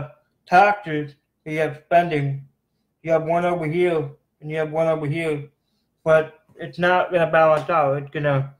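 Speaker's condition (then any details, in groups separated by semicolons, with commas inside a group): Cerebral palsy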